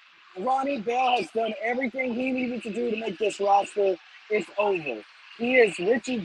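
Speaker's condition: No condition

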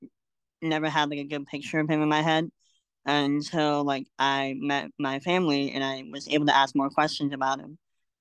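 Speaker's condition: Cleft lip and palate; congenital

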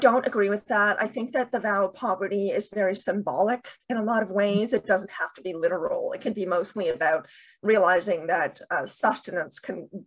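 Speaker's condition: Deafness with cochlear implants, bilateral cochlear implants; would be unable to communicate without implants

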